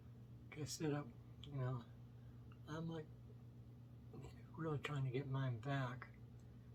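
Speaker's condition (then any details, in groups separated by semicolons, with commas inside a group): Myasthenia gravis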